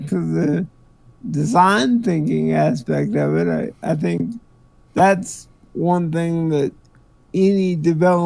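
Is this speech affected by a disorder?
Yes: cerebral palsy; speech sounds drunk.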